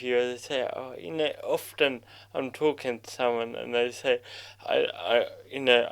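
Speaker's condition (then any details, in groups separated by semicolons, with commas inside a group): Cerebral palsy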